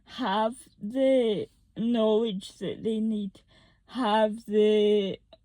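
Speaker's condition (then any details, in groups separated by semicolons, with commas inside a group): Cerebral palsy, moderate; mixed type, earlier described as ataxic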